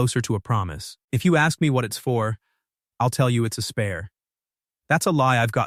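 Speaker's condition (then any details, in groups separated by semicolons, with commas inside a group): No condition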